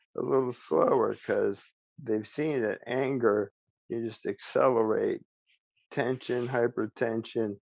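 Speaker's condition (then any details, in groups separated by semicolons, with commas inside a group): ALS; speech still preserved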